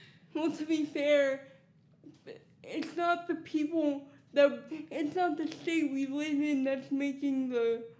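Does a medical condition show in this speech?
Yes: cerebral palsy.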